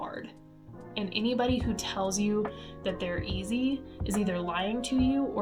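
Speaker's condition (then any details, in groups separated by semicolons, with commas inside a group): No condition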